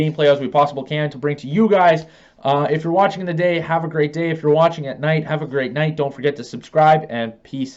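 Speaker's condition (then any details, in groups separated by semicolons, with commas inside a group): No condition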